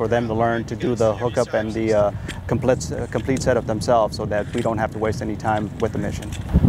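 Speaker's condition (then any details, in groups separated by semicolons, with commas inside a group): No condition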